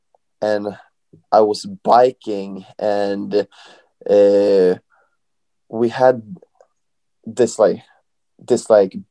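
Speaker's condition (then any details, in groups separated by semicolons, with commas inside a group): Stuttering; stutter makes this conversation run longer; speaking takes a little longer; prolonged sounds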